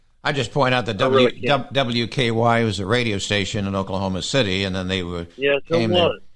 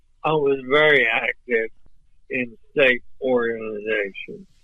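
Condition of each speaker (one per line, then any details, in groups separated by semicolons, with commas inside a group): No condition
ALS; recently diagnosed, wheelchair being prepared; voice off but clear and understandable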